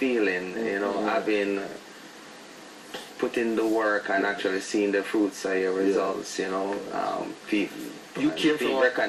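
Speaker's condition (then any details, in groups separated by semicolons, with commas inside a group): No condition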